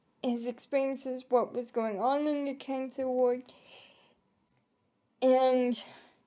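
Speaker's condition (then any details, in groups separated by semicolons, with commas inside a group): Cerebral palsy; quadriplegic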